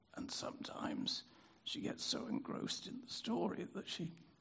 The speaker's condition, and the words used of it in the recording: Spasmodic dysphonia. And we share the experience that the more we use it, it gets a little bit easier, but it also gets tired.